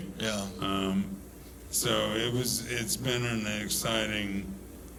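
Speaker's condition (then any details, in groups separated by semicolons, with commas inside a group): ALS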